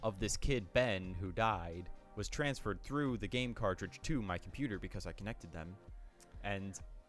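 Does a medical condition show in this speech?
No.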